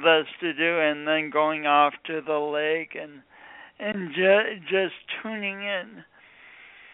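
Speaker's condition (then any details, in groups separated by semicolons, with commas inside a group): Speech impediment from birth injury; born few weeks early, oxygen loss on way to emergency room, coordination differences; speech impediment sounding unlike a regional accent, not a Midwestern accent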